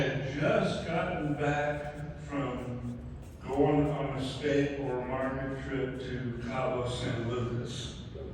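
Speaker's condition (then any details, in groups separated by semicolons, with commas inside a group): ALS; mainly right side and both legs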